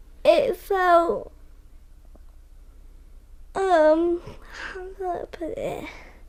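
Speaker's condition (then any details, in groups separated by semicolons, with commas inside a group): Cerebral palsy; 12 years old, surgery, further surgery mentioned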